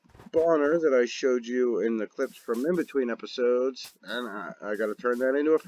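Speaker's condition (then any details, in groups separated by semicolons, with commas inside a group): No condition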